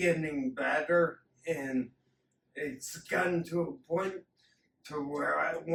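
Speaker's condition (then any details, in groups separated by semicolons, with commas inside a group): Acquired and hereditary ataxia; voice improved since starting training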